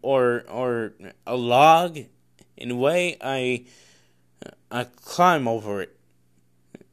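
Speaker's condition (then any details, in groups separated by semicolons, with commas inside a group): Cerebral palsy; congenital, no known medical cause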